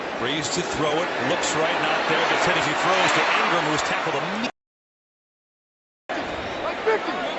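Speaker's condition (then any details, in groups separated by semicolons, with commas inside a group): No condition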